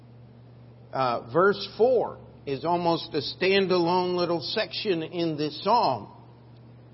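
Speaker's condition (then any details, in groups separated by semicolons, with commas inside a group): No condition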